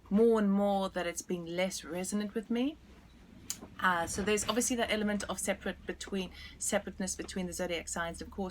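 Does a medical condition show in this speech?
No.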